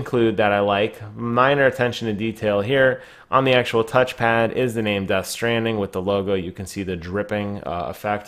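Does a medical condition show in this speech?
No.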